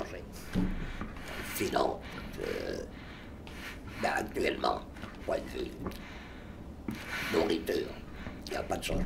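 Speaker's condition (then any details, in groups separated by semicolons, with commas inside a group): Total laryngectomy, oesophageal; larynx removed; unable to speak three weeks post-surgery, learned esophageal voice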